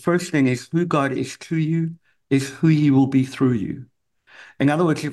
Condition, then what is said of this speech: Cleft palate. I was born with a cleft palate, which impacts my ability to speak and my ability to hear